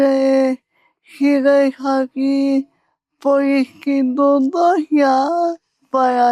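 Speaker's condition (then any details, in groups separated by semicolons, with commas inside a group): Cerebral palsy; unchanged since earlier assessment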